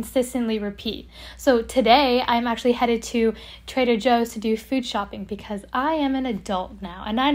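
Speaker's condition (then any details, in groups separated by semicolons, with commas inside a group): No condition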